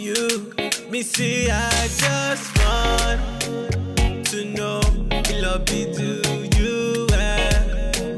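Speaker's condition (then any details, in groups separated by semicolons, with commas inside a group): No condition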